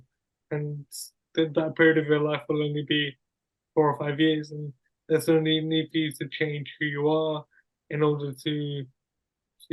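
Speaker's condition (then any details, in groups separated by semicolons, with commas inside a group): Cerebral palsy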